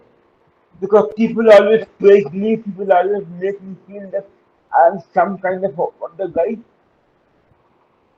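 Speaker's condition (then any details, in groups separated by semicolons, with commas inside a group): Cerebral palsy; uses wheelchair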